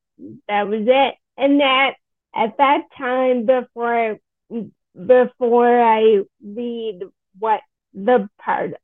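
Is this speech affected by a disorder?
Yes: Friedreich's ataxia; speech and swallowing issues, unclear whether from Friedreich's ataxia or multiple sclerosis.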